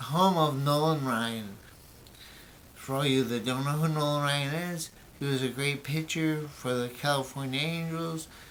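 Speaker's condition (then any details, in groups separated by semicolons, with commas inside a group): Brain injury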